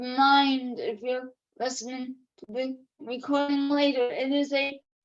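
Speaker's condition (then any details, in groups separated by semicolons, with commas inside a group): Cerebral palsy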